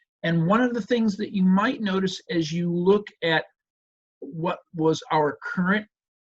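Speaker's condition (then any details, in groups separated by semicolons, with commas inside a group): No condition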